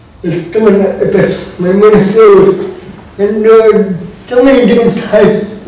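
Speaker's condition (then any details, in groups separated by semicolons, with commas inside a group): Cerebral palsy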